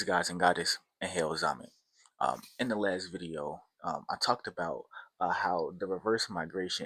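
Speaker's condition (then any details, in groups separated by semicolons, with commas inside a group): No condition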